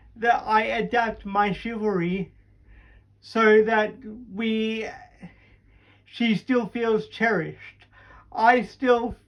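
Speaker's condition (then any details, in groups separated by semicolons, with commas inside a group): Cerebral palsy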